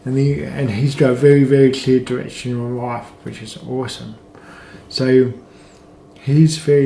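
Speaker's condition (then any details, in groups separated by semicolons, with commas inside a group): Cerebral palsy, mild; speech affected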